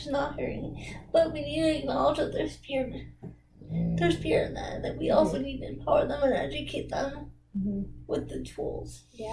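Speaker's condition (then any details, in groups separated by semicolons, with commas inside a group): Cerebral palsy; brain damage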